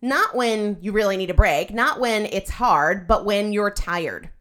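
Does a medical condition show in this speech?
No.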